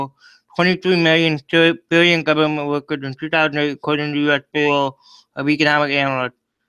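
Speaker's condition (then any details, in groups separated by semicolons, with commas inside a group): Cerebral palsy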